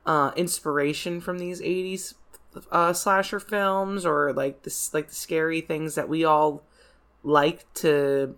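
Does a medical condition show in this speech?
No.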